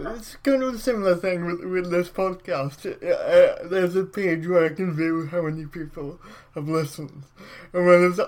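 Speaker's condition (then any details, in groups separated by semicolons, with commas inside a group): Cerebral palsy; brain damage at or around birth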